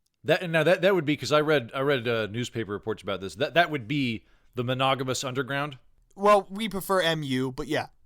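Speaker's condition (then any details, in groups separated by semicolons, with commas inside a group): No condition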